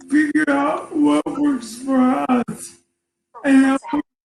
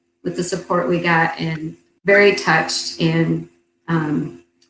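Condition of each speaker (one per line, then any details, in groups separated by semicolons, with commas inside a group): ALS; about one year since diagnosis, clinical trial, difficulty transferring chairs; voice affected, sometimes hard to understand
No condition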